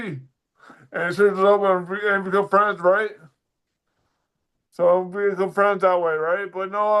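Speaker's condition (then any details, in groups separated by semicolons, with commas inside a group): Dysarthria; weaker speech muscles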